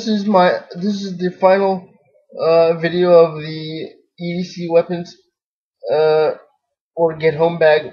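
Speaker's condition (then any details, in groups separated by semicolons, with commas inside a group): Spastic diplegia cerebral palsy; spastic diplegia, wheelchair user, sudden spasms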